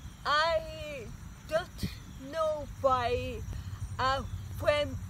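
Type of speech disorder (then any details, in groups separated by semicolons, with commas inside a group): Apraxia of speech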